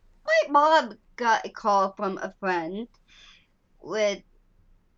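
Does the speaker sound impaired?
Yes: Down syndrome; lifelong, walked later than other children.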